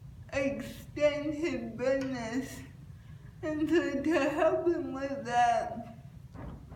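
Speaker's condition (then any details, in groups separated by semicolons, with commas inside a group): Cerebral palsy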